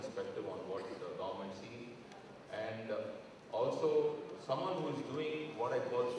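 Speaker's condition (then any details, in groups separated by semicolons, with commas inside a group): No condition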